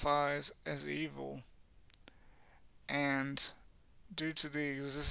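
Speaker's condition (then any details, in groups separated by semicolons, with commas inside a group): Cerebral palsy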